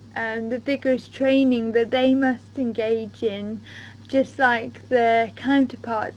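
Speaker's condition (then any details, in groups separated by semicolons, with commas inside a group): Mild cerebral palsy; since birth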